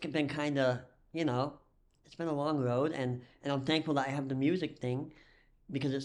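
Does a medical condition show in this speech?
Yes: cleft lip and palate; congenital cleft lip and palate, cause unknown, missing muscles, dental problems, 40+ surgeries incl. multiple jaw.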